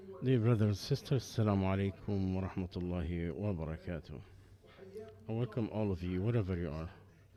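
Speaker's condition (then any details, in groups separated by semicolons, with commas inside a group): No condition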